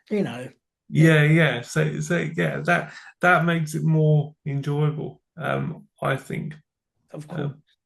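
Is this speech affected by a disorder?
Yes: cerebral palsy; from birth.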